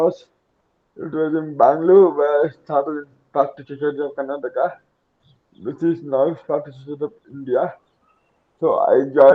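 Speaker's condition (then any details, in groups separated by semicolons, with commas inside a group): Cerebral palsy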